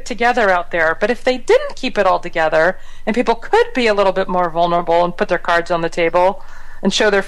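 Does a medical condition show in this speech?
No.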